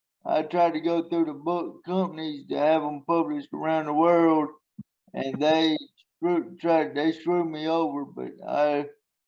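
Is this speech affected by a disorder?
Yes: traumatic brain injury; car accident at age 7, head surgery, left side affected; since car accident at age 7.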